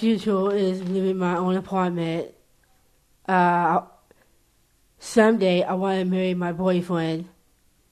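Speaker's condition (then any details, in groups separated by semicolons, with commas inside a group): Down syndrome; heart defect, legally blind; age 40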